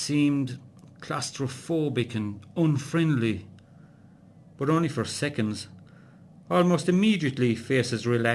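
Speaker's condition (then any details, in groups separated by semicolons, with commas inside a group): No condition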